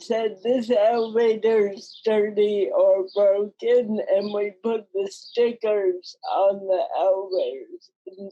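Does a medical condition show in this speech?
Yes: cerebral palsy; mild.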